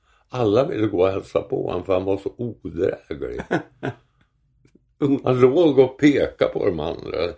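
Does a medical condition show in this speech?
Yes: tongue cancer; later received teeth.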